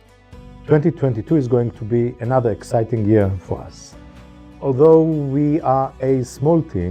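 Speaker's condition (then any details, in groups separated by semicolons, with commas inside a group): No condition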